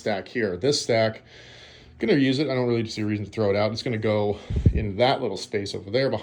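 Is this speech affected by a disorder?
No.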